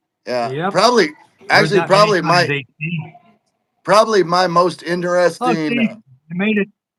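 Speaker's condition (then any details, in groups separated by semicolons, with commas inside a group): No condition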